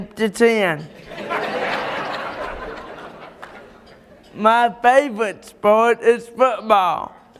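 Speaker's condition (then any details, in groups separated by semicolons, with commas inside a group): Cerebral palsy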